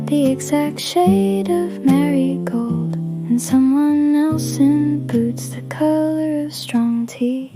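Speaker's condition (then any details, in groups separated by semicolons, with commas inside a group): No condition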